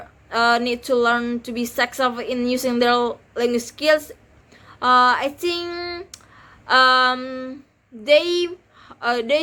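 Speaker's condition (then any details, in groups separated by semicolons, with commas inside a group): No condition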